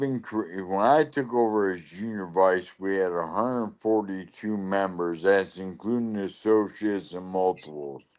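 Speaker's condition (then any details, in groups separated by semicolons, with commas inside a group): Lou Gehrig's disease (ALS)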